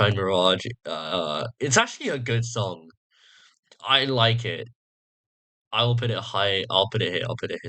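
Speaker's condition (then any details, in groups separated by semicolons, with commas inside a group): No condition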